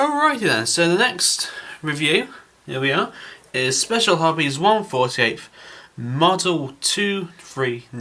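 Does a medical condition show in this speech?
No.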